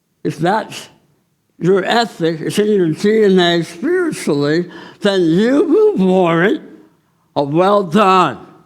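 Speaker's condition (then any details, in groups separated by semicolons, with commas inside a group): Tongue cancer surgery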